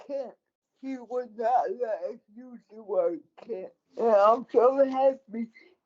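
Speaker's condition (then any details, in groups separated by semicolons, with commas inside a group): Cerebral palsy; speech affected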